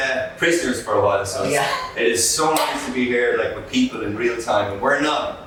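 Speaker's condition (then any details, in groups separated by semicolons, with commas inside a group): No condition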